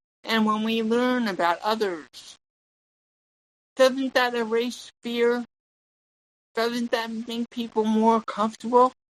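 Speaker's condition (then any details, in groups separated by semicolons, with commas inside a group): Cerebral palsy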